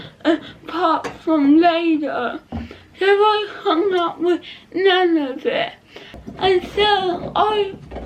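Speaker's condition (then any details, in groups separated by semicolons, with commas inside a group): Cerebral palsy; not quadriplegic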